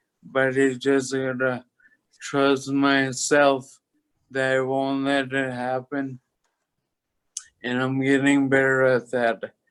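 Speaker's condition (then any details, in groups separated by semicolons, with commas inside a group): Toxic leukoencephalopathy, locked-in syndrome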